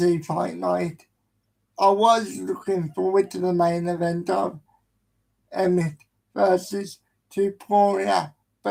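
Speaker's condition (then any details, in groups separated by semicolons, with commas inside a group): Cerebral palsy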